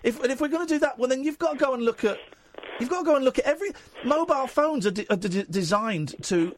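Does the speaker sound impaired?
No.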